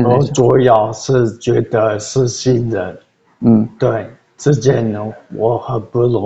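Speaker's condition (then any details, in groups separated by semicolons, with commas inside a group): Cerebellar atrophy; sudden onset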